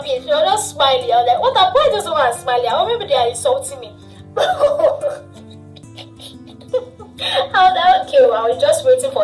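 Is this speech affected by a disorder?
No.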